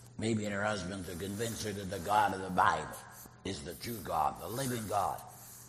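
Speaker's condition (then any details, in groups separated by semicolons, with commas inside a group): Laryngectomy; speaking and preaching through voice prosthesis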